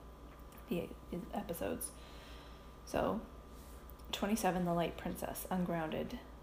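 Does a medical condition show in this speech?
No.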